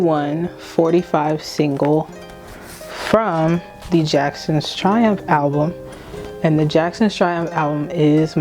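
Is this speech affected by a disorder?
No.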